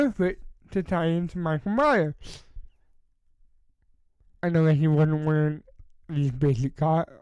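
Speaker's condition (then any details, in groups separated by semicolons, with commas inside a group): Cerebral palsy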